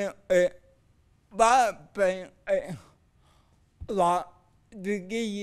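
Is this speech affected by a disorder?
Yes: cerebral palsy.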